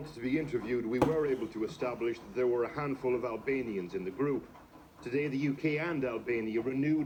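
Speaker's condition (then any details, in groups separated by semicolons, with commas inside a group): No condition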